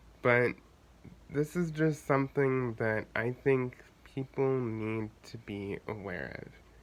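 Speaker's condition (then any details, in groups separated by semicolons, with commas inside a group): Cerebral palsy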